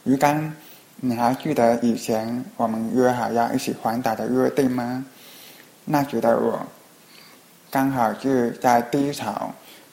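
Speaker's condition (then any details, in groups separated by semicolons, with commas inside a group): Hearing impairment; falls behind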